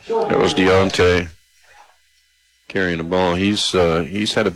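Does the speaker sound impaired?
No.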